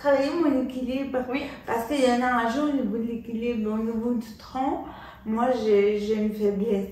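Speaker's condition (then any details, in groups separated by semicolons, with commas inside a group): Cerebral palsy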